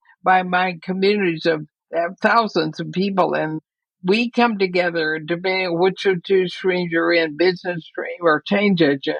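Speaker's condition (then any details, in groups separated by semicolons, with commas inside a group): ALS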